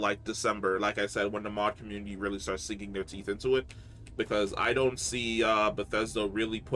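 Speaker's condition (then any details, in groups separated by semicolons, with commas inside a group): No condition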